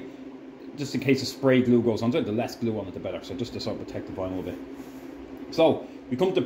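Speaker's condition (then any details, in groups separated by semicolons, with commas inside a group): No condition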